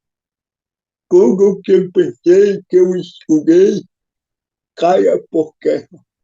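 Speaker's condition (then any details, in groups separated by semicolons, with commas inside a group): Cerebral palsy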